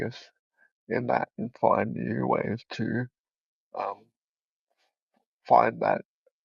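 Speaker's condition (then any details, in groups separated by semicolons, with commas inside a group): Cerebral palsy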